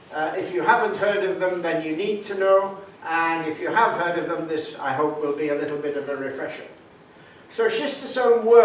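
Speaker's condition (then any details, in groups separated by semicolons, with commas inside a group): No condition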